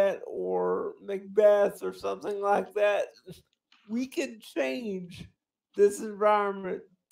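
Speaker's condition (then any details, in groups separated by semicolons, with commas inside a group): Cerebral palsy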